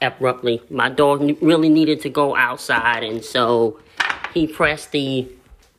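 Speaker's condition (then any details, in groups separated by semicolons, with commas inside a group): Cleft lip and palate; congenital cleft lip and palate, surgically repaired; cleft lip and palate partly affects how speech sounds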